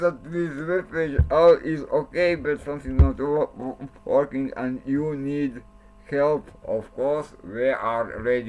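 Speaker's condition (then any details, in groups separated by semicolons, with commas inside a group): Cerebral palsy; since birth; speech not very clear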